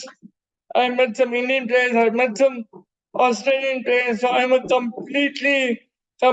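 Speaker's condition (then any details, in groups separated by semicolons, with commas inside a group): Cerebral palsy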